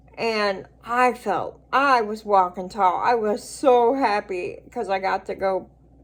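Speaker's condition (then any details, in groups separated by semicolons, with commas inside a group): Cerebral palsy; speech noticeably atypical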